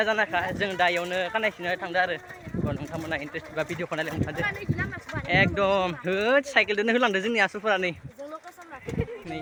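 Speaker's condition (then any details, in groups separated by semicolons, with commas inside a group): No condition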